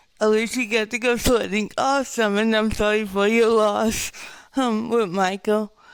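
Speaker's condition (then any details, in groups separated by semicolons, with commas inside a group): Cerebral palsy; with developmental disabilities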